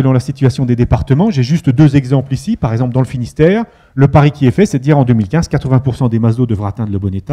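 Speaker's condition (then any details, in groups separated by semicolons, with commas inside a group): No condition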